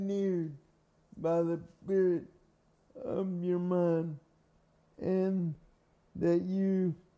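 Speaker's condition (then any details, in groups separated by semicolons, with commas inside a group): Cerebral palsy; from birth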